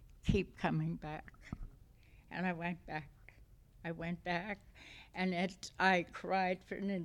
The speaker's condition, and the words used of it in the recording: Tremor. I have a voice issue, so if you can't understand me, please raise your hand.